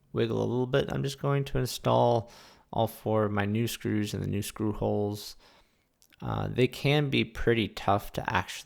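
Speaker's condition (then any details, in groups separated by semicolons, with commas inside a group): No condition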